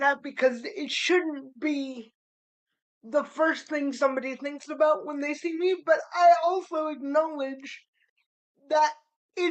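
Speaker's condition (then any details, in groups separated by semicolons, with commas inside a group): Cerebral palsy; spastic cerebral palsy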